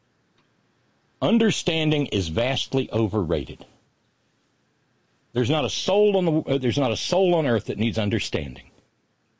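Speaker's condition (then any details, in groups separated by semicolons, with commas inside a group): No condition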